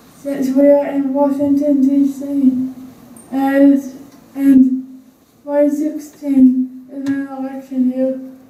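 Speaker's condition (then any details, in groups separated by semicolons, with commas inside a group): Cerebral palsy; no oxygen at birth, affects right hand and right heel; speech affected a little, swallowing difficulty predicted at birth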